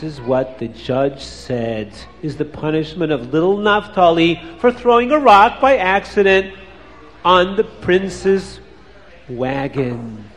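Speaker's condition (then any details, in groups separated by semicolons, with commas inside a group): No condition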